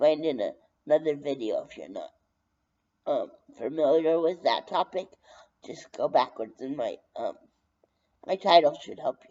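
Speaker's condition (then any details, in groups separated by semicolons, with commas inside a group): Brain injury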